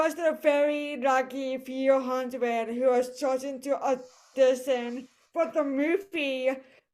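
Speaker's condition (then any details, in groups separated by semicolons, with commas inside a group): Cerebral palsy; brain bleed, right leg and arm, voice affected; physical therapy, planned foot surgery, electric wheelchair when traveling; voice affected, accent-like speech disability, voice sounds different singing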